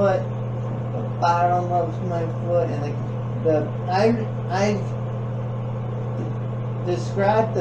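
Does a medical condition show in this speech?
Yes: cerebral palsy; affects feet and gait.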